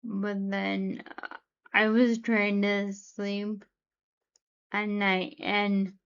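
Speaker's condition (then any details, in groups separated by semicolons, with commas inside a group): Friedreich's ataxia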